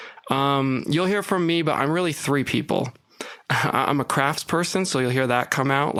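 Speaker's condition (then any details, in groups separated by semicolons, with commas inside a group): No condition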